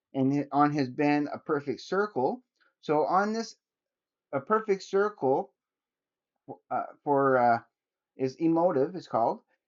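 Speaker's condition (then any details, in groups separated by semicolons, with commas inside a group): No condition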